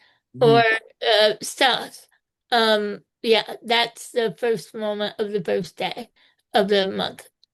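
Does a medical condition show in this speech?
Yes: spinal muscular atrophy type two.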